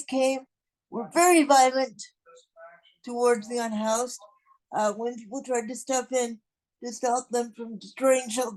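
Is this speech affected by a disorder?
Yes: cerebral palsy.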